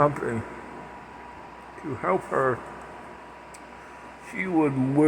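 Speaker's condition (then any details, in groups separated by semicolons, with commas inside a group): Parkinson's; speech impediment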